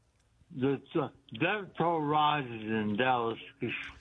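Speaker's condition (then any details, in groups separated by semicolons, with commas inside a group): Speech impediment from head injury; cause unclear, past stabbing by girlfriend and ashtray blow to head said not to cause it; trouble getting words out, thinking intact, rapid-fire excited delivery, hard to follow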